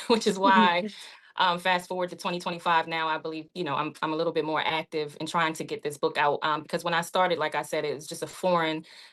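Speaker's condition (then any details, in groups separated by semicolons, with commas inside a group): No condition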